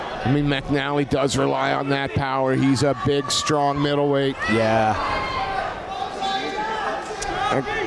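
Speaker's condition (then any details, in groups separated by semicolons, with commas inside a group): No condition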